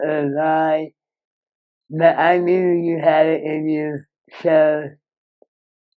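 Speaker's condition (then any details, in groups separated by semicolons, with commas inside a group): Moebius syndrome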